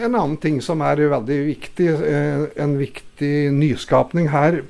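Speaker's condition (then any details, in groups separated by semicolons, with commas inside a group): No condition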